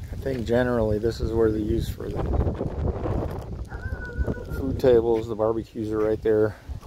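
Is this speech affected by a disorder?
No.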